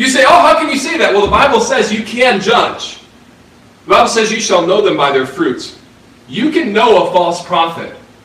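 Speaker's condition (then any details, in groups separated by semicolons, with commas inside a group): No condition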